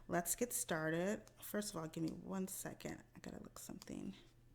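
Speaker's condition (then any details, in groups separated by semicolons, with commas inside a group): No condition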